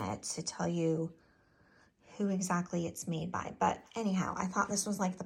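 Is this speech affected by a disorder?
No.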